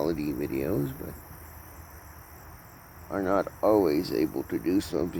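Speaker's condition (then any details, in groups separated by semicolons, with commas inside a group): Cerebral palsy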